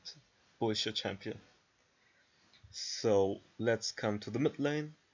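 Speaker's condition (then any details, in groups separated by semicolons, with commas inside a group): No condition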